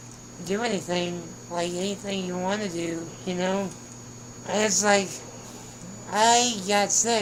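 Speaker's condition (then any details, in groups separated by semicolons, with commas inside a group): Spinal muscular atrophy; tracheostomy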